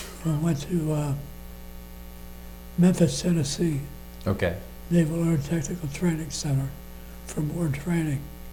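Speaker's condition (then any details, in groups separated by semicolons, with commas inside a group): Parkinson's disease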